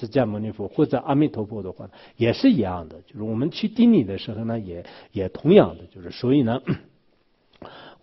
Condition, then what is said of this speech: No condition.